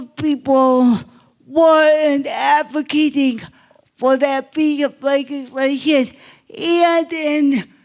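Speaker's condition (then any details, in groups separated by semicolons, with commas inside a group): Cerebral palsy; obvious speech impairment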